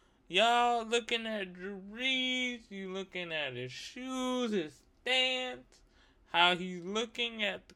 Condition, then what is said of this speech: Cerebral palsy. So, if you think I'm yelling, just know I'm not yelling.